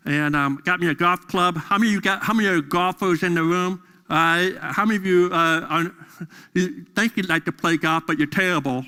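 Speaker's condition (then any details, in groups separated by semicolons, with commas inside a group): Deafness; deaf during school years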